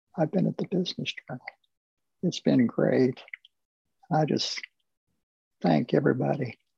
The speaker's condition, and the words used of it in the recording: ALS (motor neuron disease). I'll let you catch your breath a little bit.